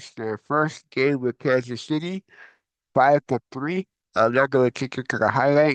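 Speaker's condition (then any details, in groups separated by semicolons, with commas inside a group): Cerebral palsy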